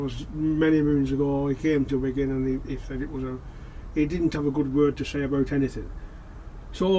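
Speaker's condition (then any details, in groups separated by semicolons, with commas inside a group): No condition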